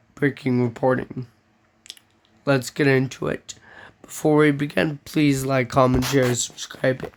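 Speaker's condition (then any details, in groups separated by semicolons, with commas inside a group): Cerebral palsy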